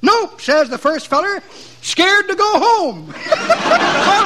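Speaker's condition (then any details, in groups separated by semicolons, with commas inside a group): No condition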